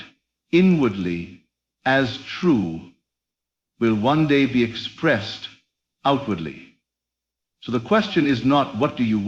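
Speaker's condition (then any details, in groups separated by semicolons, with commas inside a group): No condition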